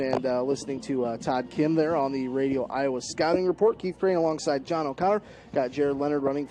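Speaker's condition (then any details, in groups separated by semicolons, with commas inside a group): No condition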